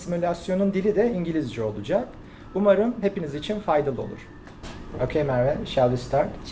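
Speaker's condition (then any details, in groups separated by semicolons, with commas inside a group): No condition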